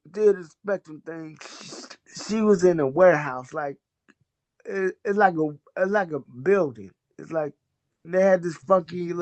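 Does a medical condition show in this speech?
Yes: cerebral palsy.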